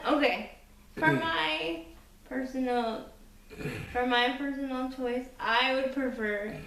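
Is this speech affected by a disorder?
Yes: cerebral palsy.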